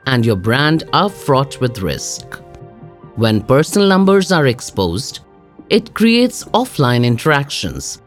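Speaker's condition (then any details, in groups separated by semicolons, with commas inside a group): No condition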